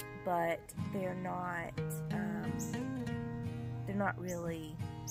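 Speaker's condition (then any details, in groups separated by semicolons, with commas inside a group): No condition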